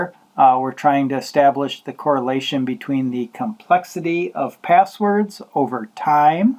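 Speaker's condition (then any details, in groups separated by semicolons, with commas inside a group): No condition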